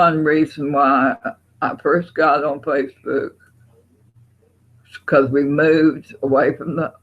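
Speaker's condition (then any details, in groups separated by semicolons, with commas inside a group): Parkinson's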